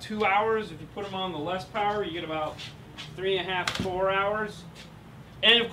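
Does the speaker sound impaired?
No.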